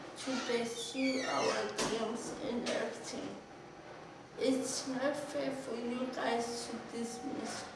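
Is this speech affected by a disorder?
Yes: cerebral palsy; from birth; affects speech and movement, slow.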